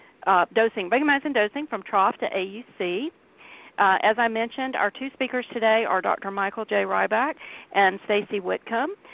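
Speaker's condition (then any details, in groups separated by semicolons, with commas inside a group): No condition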